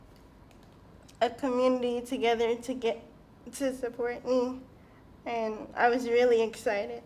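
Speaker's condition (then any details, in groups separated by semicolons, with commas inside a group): Cerebral palsy; wheelchair user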